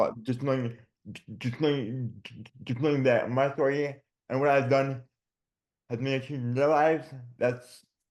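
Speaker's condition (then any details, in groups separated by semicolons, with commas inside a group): Dystonia; childhood onset, involuntary movements and muscle contractions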